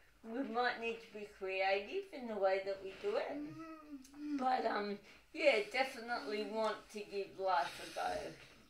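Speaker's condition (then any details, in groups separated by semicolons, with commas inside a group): Cerebral palsy, dystonic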